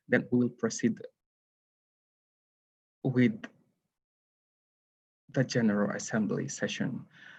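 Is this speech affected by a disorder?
No.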